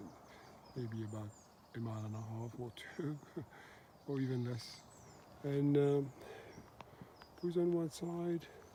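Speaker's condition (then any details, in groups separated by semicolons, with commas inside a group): No condition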